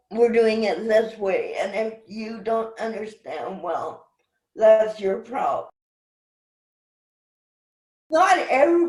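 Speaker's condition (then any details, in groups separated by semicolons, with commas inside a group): Cerebral palsy; speech impediment, can sound drunk on phone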